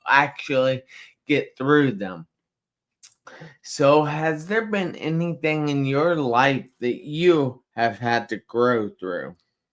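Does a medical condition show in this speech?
Yes: traumatic brain injury.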